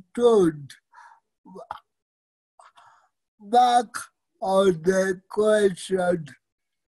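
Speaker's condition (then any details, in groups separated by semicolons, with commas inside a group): Cerebral palsy; fine motor skill challenges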